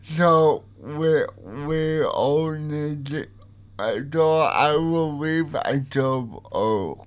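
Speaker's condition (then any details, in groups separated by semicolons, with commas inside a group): Cerebral palsy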